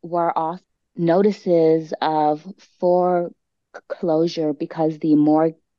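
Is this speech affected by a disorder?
Yes: stuttering; discloses stutter at start of conversations; here prolonged sounds, blocks.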